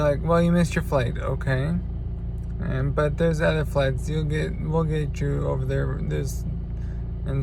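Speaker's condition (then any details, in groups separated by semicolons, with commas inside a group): Traumatic brain injury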